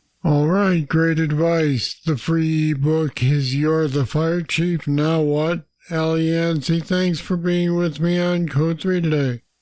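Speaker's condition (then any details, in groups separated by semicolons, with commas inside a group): Parkinson's disease; deep brain stimulators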